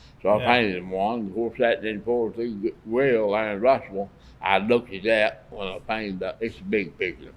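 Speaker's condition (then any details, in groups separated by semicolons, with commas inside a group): Parkinson's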